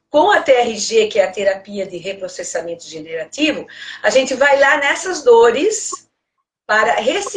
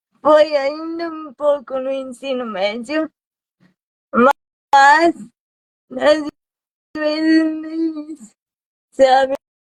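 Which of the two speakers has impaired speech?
The second: cerebral palsy.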